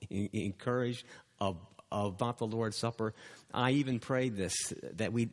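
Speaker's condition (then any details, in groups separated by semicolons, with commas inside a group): Stuttering; self-described stutterer; self-reported; repeated sounds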